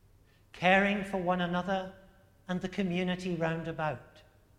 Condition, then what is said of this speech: No condition.